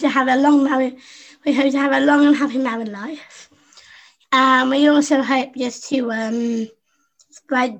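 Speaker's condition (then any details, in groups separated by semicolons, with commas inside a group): Down syndrome; adult woman, 25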